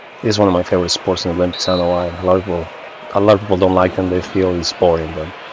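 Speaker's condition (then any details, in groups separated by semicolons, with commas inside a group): No condition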